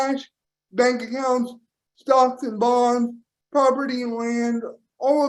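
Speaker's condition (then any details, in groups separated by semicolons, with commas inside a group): Cerebral palsy; power wheelchair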